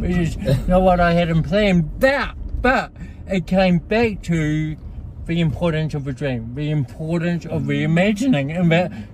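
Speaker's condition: Cerebral palsy; speech impediment, reframed by speaker as an accent

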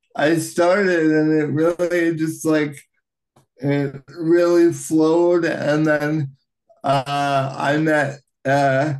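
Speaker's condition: Cerebral palsy, right-sided high tone

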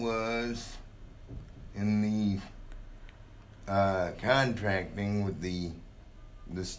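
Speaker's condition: Cerebral palsy; coordination affected

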